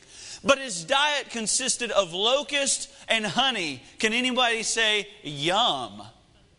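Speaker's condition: No condition

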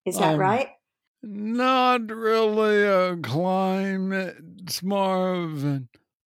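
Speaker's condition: Parkinson's disease, young onset; tremors

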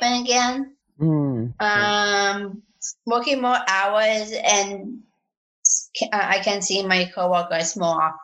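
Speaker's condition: Down syndrome; adult woman

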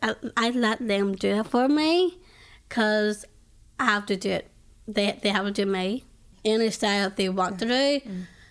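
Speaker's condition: Down syndrome; age 21

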